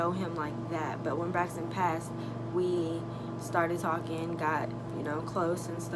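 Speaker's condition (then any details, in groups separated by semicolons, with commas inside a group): No condition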